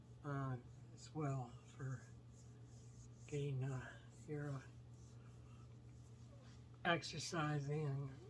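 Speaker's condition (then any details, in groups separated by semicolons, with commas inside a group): Myasthenia gravis; affects two fingers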